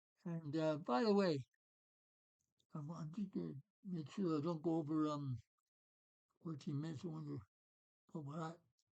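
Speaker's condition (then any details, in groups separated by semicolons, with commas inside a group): Parkinson's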